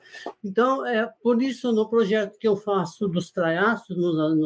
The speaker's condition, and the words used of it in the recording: Parkinson's disease. Estou meio assim travadinho, mas é por pouco tempo, é porque eu sou portador de Parkinson